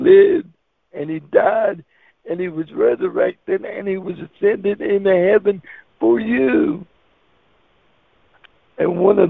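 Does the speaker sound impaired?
Yes: cerebral palsy; wheelchair user.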